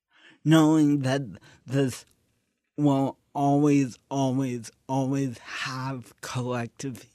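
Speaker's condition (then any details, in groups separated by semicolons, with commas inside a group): Cerebral palsy; present from birth, brain cells died at birth, hand tremor, intense muscles, balance and coordination affected; slurred speech, slurring tongue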